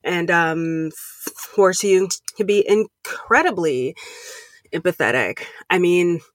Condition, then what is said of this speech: Stuttering. Like, these things that we're doing, like me, every time I get on stage, I'm not just concerned about stuttering.